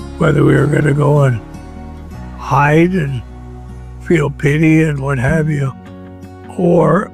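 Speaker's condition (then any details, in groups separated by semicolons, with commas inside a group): ALS; onset with twitching, three years to confirm; about nine years since onset, six since diagnosis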